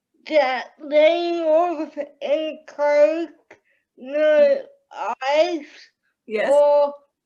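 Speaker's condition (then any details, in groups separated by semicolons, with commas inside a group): Cerebral palsy; powerchair user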